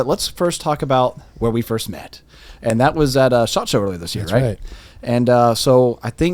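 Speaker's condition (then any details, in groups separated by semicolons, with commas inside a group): No condition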